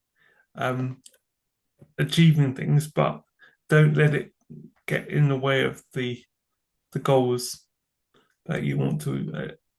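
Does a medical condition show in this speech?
Yes: cerebral palsy; from birth.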